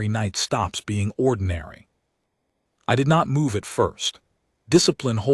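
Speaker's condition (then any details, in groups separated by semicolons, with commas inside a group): No condition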